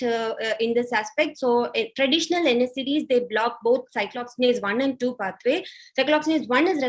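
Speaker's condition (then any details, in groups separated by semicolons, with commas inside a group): No condition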